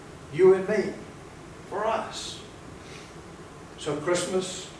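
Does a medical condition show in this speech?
No.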